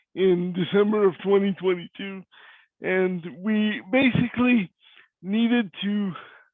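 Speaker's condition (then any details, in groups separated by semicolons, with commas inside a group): Cerebral palsy; voice is different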